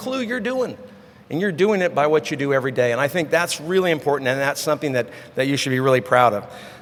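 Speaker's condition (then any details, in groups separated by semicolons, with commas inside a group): No condition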